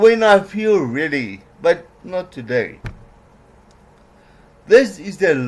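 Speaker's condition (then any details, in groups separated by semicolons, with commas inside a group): Cerebral palsy; legs affected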